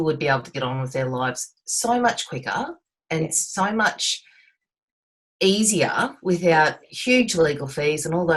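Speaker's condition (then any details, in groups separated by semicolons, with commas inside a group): No condition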